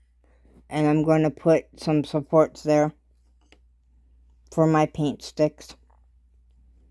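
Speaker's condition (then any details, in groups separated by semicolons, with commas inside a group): Cerebral palsy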